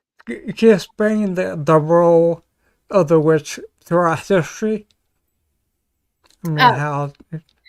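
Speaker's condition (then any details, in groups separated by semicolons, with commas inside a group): Ataxia; may slur speech, may sound drunk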